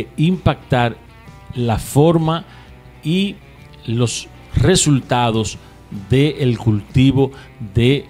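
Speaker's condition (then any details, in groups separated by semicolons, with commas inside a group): No condition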